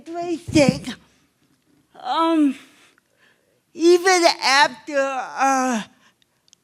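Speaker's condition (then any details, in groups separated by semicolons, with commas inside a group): Cerebral palsy; obvious speech impairment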